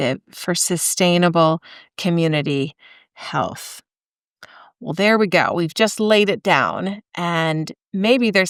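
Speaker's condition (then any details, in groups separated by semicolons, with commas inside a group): No condition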